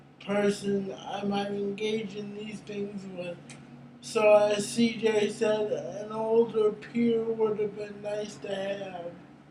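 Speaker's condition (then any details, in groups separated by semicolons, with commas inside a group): Cerebral palsy; brain injury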